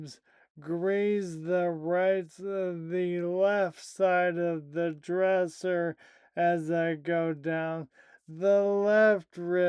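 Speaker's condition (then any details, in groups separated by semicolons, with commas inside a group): Primary lateral sclerosis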